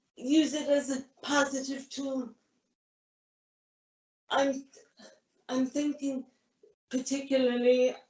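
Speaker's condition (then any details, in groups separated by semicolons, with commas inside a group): Cerebral palsy; caused by grade one brain bleed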